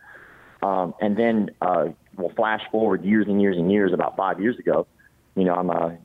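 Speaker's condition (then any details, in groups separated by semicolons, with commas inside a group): Cleft palate; congenital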